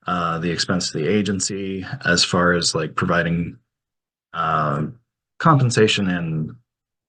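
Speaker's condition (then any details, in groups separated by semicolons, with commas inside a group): No condition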